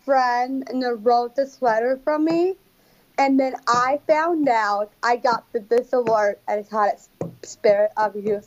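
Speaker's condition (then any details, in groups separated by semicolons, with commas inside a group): Down syndrome; from birth, diagnosed a few days before birth; adult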